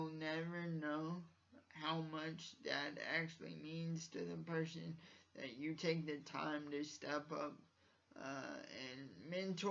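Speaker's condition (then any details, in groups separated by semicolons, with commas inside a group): Cerebral palsy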